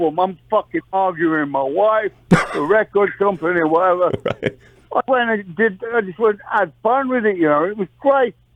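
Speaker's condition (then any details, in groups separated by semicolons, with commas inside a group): Parkinson's disease, mild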